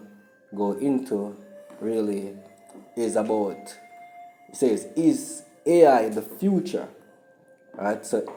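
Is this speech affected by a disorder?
No.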